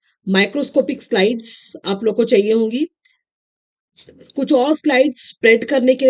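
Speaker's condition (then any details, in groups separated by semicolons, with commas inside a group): No condition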